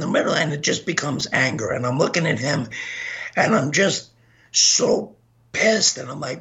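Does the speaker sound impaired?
Yes: gunshot injury to voice box; bullet still lodged behind carotid artery, from Oak Creek Sikh temple shooting.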